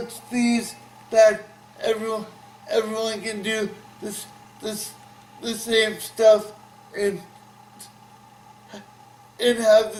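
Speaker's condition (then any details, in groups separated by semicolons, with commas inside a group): Cerebral palsy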